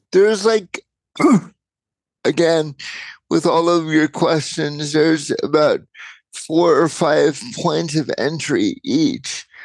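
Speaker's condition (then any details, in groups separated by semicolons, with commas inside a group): Cerebral palsy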